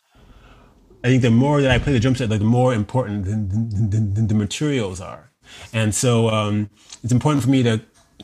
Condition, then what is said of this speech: Stuttering. I don't think that, you know, fluency in my home language precludes me not stuttering.